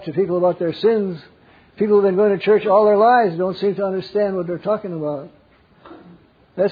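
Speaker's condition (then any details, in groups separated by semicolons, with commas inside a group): Parkinson's; wakes up around 3 am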